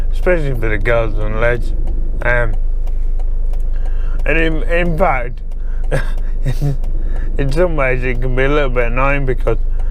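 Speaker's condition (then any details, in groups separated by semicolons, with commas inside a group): MND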